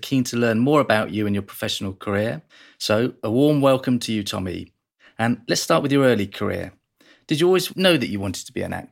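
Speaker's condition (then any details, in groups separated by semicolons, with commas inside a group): No condition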